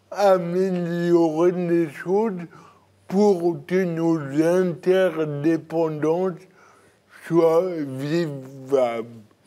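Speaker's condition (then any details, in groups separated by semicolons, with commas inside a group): Cerebral palsy; birth injury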